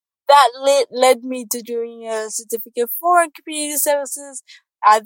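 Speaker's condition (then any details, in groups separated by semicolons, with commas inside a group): Cerebral palsy; congenital cerebral palsy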